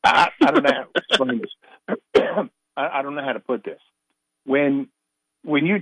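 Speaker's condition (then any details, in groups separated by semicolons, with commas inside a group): No condition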